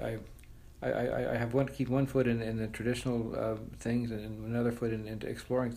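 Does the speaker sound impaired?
Yes: Parkinson's disease.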